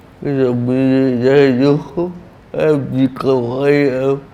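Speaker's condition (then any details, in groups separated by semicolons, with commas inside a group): Severe traumatic brain injury; extensive brain damage, past tracheostomy, feeding tube, rigid deformed limbs; recovered from vegetative state, five years post-injury, stands with support; once unable to speak, communication regained, now eats by mouth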